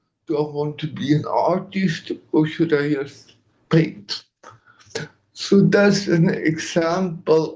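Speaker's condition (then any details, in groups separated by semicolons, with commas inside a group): Cerebral palsy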